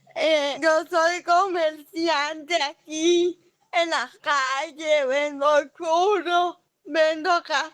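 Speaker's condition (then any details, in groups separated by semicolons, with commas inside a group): Cerebral palsy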